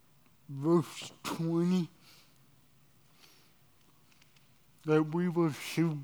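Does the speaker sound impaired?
Yes: cerebral palsy; cerebral palsy from birth at St. Edward's (now Mercy Hospital).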